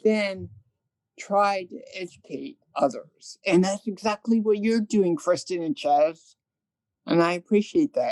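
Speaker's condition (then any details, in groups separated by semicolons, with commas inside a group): Cerebral palsy; present from birth, hearing loss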